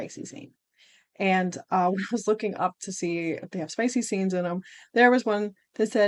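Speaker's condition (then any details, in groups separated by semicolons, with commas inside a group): No condition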